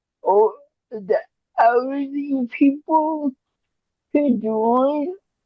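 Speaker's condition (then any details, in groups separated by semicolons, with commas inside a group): Cerebral palsy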